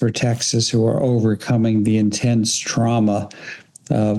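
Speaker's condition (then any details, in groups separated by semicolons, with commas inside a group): No condition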